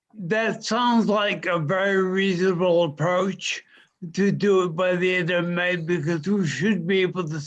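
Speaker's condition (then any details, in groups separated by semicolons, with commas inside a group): Neurological disorder; speech affected, tries speaking slowly and clearly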